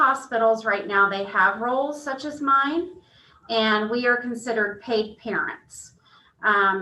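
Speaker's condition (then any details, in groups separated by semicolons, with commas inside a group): No condition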